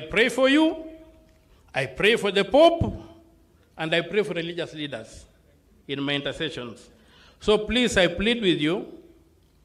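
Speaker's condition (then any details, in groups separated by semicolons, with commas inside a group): No condition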